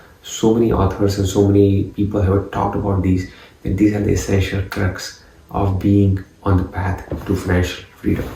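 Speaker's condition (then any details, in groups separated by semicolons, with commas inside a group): No condition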